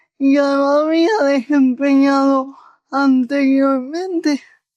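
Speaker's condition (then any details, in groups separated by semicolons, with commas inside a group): Cerebral palsy; unchanged since earlier assessment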